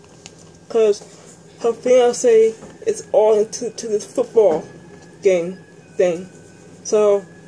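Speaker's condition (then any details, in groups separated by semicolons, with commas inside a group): Speech impairment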